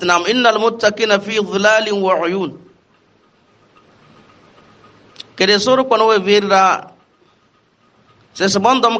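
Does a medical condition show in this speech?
No.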